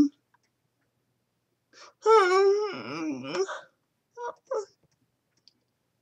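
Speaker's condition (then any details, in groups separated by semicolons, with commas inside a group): Cerebral palsy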